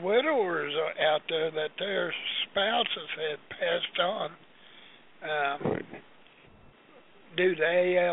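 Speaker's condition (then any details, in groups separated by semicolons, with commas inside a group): Parkinson's disease; Parkinson's for quite some time, tremor, trouble with fine hand work as watchmaker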